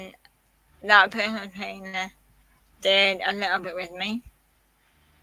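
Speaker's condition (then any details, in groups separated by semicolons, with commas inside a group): Quadriplegic cerebral palsy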